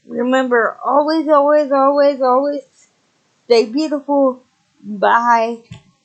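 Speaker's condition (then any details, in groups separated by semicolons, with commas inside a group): Cerebral palsy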